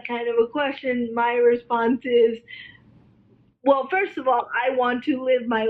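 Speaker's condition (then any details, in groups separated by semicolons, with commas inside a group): Cerebral palsy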